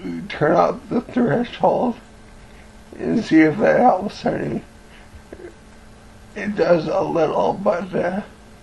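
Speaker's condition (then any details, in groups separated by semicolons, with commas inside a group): Cerebellar ataxia from brain tumour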